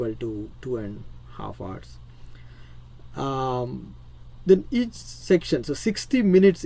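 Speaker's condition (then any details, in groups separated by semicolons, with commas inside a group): No condition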